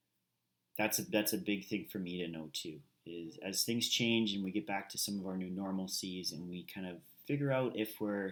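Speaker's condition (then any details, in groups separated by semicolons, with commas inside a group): No condition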